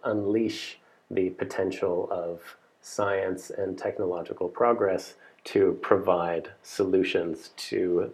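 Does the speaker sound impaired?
No.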